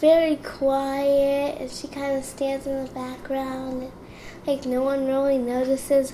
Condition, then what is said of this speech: Cerebral palsy. It's harder to actually, like, say it in the way that I say it in my head.